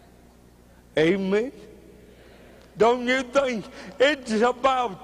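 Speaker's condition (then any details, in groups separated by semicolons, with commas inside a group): Cerebral palsy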